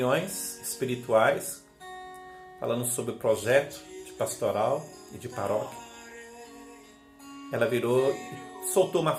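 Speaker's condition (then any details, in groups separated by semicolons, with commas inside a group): No condition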